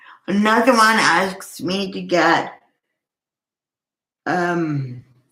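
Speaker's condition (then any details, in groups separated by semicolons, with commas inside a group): Cerebral palsy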